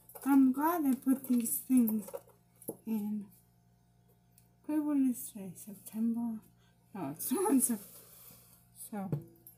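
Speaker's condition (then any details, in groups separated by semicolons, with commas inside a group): Brain injury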